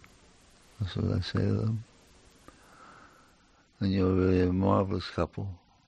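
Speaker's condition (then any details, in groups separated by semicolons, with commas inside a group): Parkinson's disease; blurred speech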